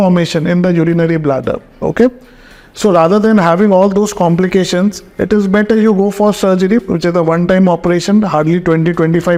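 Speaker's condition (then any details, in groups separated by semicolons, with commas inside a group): No condition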